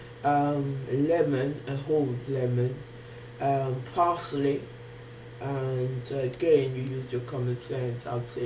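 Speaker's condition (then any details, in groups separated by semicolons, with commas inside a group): Facial palsy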